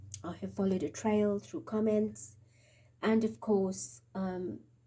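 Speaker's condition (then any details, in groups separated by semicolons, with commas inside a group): No condition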